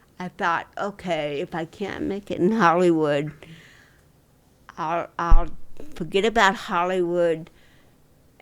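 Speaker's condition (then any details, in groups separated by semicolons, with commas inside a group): Cerebral palsy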